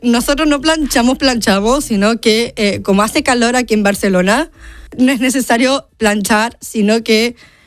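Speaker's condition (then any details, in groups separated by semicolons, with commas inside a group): Down syndrome; congenital, diagnosed before birth; 30 years old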